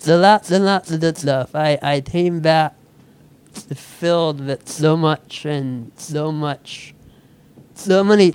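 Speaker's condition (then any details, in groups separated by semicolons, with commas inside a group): Speech impediment; switched to typing instead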